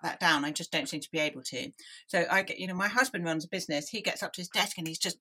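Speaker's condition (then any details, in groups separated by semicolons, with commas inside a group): Deafness; deaf from early age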